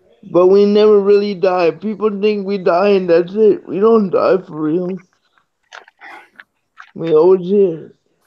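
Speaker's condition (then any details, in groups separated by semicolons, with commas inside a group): Cerebral palsy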